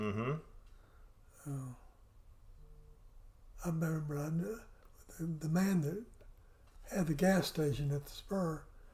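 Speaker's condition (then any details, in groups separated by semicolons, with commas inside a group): Parkinson's; affects voice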